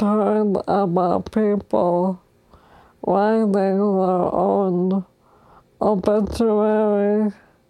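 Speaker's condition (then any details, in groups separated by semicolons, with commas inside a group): ALS; progressive, motorized wheelchair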